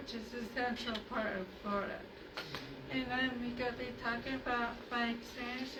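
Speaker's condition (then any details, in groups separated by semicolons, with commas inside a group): Cerebral palsy; physical disability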